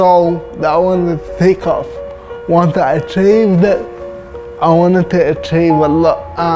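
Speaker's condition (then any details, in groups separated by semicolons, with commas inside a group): Cerebral palsy; from birth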